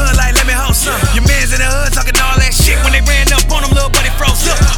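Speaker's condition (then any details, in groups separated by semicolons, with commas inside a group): No condition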